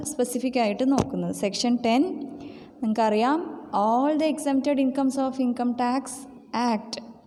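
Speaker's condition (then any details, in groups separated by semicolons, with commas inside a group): No condition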